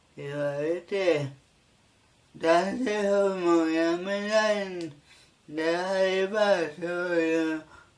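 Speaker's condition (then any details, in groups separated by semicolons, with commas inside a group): Cerebral palsy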